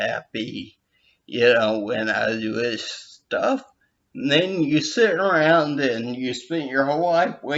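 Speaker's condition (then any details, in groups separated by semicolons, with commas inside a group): Brain injury with dysarthria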